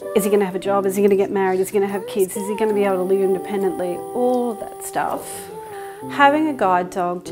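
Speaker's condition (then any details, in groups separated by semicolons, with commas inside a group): No condition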